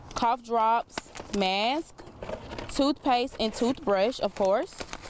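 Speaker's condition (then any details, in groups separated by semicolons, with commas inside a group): No condition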